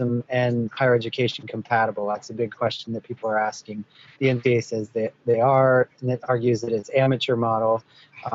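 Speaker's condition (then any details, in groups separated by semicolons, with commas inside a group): No condition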